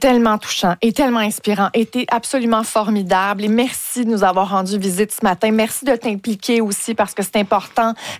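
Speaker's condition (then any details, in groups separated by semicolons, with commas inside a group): No condition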